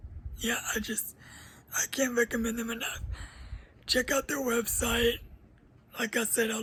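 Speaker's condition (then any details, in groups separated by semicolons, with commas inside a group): Cerebral palsy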